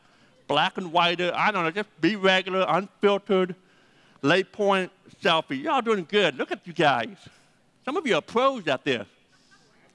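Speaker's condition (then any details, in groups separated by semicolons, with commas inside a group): Deafness; needs names repeated several times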